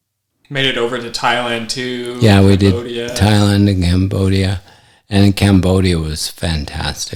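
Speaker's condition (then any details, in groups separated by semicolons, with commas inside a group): ALS; affects hand function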